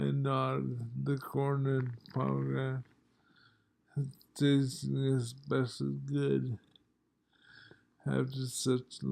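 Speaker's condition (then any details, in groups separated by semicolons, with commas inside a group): Multiple sclerosis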